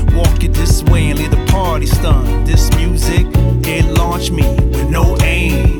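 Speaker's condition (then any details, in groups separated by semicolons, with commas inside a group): No condition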